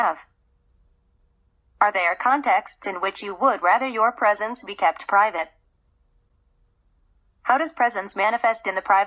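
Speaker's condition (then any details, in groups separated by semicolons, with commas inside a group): No condition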